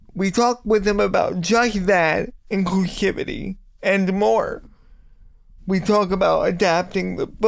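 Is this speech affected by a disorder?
Yes: cerebral palsy; non-progressive.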